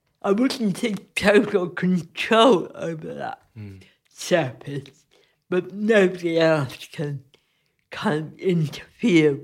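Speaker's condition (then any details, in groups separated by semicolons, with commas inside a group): Cerebral palsy; careful movement needed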